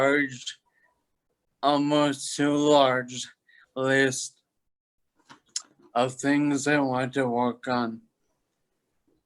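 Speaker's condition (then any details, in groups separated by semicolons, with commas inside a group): Toxic leukoencephalopathy, locked-in syndrome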